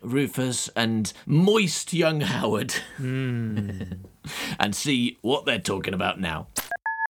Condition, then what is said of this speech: No condition.